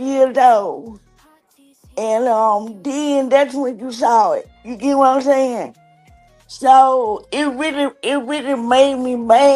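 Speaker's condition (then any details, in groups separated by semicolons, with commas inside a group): Cerebral palsy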